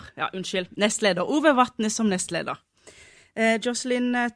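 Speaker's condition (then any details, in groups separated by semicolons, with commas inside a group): No condition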